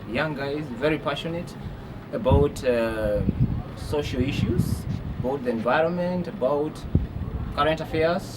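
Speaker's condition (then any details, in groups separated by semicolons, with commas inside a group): No condition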